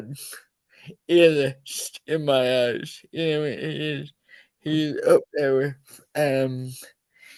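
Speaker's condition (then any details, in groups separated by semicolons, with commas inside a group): Cerebral palsy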